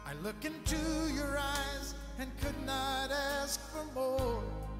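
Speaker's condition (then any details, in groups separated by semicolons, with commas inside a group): No condition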